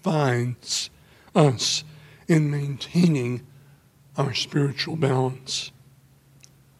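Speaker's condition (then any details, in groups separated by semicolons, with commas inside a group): ALS; voice problem of unclear cause, first diagnosed as ALS, Lou Gehrig's disease; voice affected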